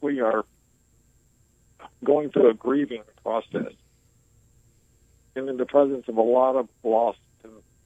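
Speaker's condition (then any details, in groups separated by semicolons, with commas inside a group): ALS; wheelchair user, progressive paralysis with sensation intact, touch pain from shirt wrinkles, seams, pockets; nearly 20 years since onset, motor neurons destroyed; barely able to speak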